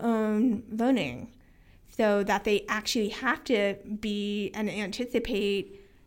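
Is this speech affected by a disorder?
Yes: hearing loss with cochlear implants; bilateral cochlear implants, first implant at age 18, not born deaf, born with some hearing, formerly FM systems with hearing aids; many years with bilateral cochlear implants, more disabled when implants malfunction; pretty good speech and listening comprehension in childhood, kept on speech path.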